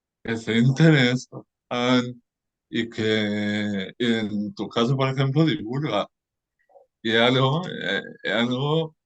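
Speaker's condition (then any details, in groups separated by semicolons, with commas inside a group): Cerebral palsy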